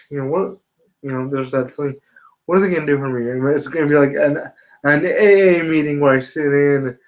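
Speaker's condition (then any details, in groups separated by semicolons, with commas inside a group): Spastic quadriplegia cerebral palsy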